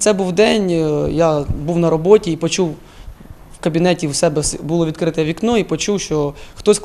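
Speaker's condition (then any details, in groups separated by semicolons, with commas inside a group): No condition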